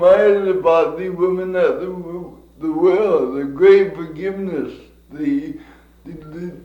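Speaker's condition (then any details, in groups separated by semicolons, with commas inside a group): Cerebral palsy; from birth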